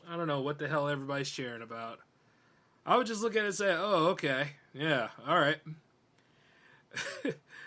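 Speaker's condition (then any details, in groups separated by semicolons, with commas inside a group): No condition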